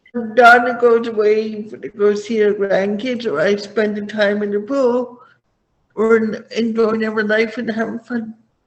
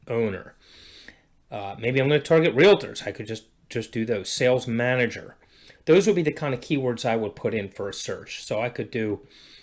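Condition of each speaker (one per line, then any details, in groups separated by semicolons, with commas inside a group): Cerebral palsy; from birth; first talked around age five, atypical speech
No condition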